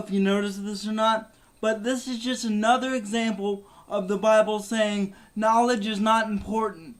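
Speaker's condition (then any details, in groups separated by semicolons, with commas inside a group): Cerebral palsy; speech somewhat affected, occasional slurring, mostly controlled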